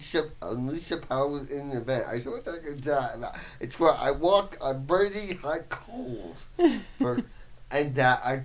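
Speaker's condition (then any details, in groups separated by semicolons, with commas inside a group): Voice box damage, traumatic brain injury; slight speech impediment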